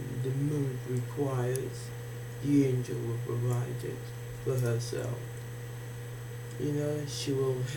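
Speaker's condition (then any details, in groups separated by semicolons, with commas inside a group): Facial palsy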